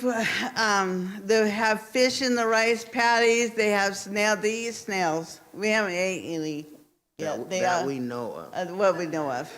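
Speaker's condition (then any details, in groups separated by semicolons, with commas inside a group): Cerebral palsy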